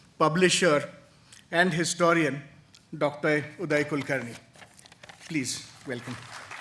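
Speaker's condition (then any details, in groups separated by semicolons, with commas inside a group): No condition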